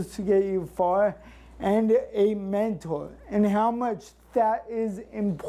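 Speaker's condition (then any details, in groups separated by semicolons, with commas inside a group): Cerebral palsy; since birth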